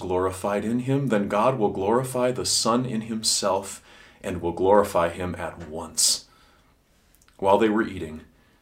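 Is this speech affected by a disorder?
No.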